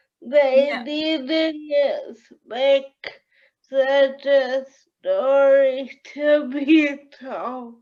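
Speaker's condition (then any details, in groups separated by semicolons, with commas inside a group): Cerebral palsy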